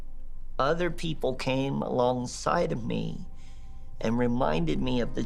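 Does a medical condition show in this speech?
Yes: bilateral cleft lip and palate; congenital.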